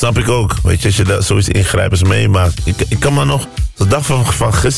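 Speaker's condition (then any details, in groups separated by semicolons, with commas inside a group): No condition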